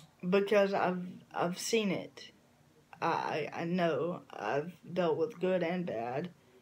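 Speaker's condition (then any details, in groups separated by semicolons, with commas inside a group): Cerebral palsy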